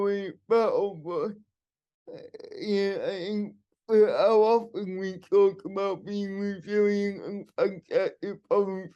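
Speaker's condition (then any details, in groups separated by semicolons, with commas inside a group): Cerebral palsy, spastic and dyskinetic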